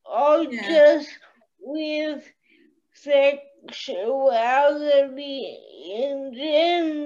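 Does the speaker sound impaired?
Yes: cerebral palsy.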